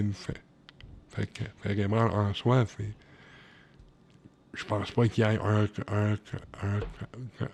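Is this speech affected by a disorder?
Yes: cerebral palsy.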